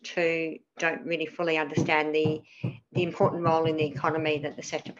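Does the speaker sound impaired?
Yes: cleft palate; c for communication skills in primary school.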